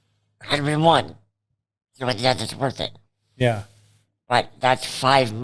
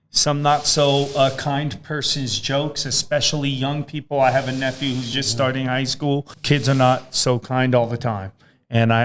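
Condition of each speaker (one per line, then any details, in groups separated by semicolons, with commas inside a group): Cerebral palsy; present from birth
No condition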